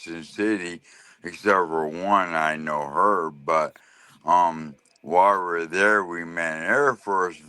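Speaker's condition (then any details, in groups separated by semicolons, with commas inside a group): Lou Gehrig's disease (ALS)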